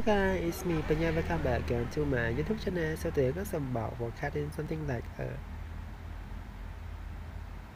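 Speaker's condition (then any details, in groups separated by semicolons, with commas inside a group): No condition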